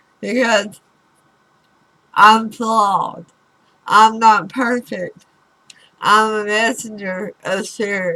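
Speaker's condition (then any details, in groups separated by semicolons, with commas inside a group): Throat cancer radiation damage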